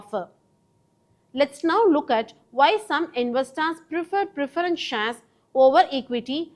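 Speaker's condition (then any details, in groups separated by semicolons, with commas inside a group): No condition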